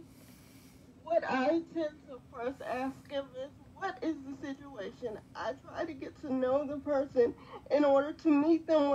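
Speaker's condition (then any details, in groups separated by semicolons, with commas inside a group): Quadriplegic cerebral palsy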